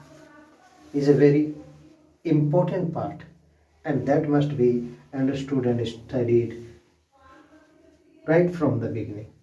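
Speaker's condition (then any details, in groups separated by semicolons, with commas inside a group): No condition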